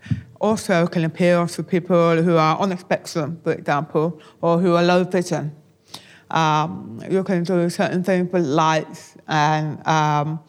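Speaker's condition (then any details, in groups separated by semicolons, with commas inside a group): Deafness, born deaf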